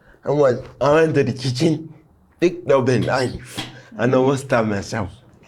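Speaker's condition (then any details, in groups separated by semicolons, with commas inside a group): Cerebral palsy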